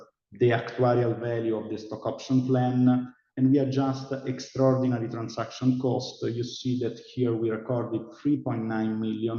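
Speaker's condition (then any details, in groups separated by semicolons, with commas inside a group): No condition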